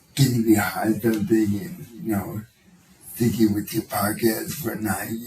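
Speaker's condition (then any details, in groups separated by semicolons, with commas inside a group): Cerebral palsy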